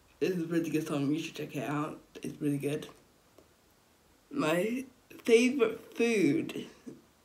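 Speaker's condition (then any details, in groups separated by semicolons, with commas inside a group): Cerebral palsy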